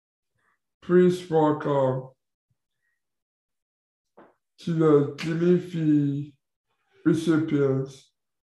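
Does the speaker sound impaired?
Yes: Down syndrome; intellectual disability.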